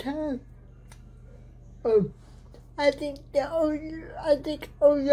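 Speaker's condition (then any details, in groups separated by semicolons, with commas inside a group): Cerebral palsy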